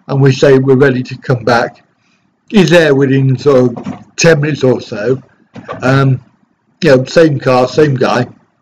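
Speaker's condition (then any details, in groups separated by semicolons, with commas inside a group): Cerebral palsy; back surgery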